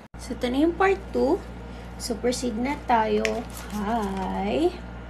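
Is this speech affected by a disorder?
No.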